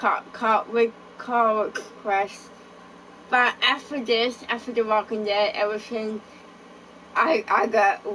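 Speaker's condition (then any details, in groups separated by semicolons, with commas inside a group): Cerebral palsy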